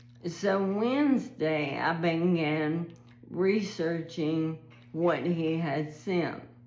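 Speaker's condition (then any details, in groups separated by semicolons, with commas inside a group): ALS; recent decline, exhausted, trouble rising from floor, medication changed; slower worsening speech, garbled ST sounds, effortful speaking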